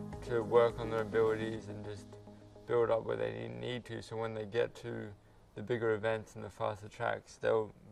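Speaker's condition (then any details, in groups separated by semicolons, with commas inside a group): Cerebral palsy; from birth, T34 wheelchair racing class; diagnosed at about 18 months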